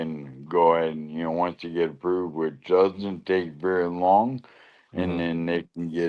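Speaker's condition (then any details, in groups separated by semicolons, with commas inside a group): Lou Gehrig's disease (ALS)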